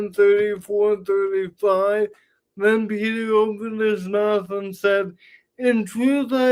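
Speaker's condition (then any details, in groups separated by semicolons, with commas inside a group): Cerebral palsy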